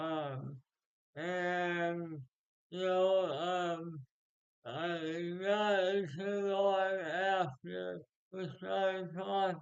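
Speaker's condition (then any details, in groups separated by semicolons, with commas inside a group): Speech impairment after birth surgery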